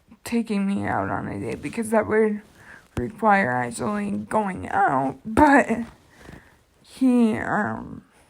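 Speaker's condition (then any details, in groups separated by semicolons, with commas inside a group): Cerebral palsy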